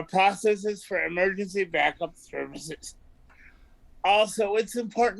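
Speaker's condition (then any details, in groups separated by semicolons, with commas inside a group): Cerebral palsy; strong startle, limited ability to freeze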